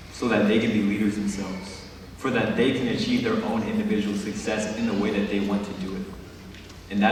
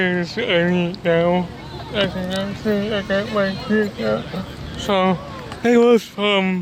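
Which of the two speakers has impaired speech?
The second: cerebral palsy; body affected; speech disability.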